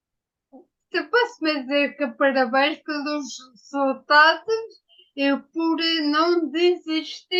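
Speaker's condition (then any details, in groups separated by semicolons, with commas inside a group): Ataxia after brain injury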